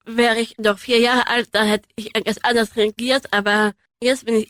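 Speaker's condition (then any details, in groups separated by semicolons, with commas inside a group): Down syndrome; trisomy 21, three copies of chromosome 21, genetic anomaly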